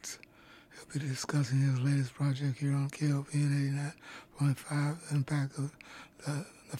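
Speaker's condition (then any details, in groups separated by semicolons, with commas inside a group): Dysphonia; dysphonia most of adult life, big hole in throat; dysphonia exercise during on-air break, repeats long sentences aloud, aims to keep meter reading up; voice gets quieter the more spoken, voice drops off, hard to hear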